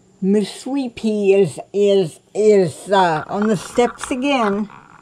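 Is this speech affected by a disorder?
Yes: cerebral palsy.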